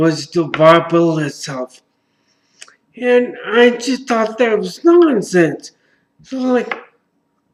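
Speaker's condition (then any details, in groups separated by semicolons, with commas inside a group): Traumatic brain injury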